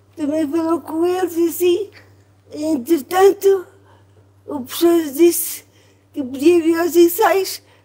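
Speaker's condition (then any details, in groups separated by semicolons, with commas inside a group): Cerebral palsy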